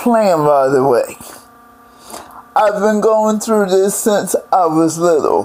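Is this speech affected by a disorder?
Yes: cerebral palsy; several unnoticed strokes.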